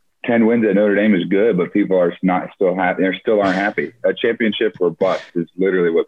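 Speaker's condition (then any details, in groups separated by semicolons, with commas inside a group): No condition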